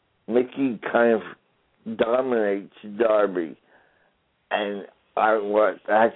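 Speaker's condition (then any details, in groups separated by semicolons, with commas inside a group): Traumatic brain injury; noticeable voice challenge, people ask about voice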